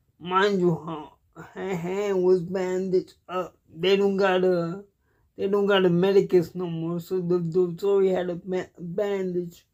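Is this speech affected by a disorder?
Yes: cerebral palsy; cannot walk, uses wheelchair.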